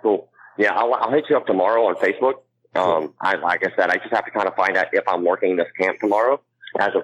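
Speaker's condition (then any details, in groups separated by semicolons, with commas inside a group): Cleft palate; congenital cleft palate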